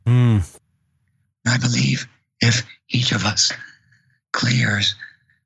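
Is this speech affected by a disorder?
Yes: vocal cord paralysis.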